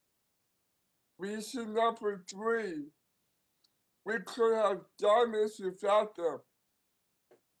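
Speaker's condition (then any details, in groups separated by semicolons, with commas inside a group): Down syndrome; speaks in concepts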